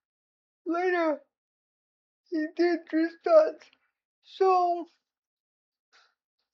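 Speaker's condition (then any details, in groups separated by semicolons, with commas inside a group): Cerebral palsy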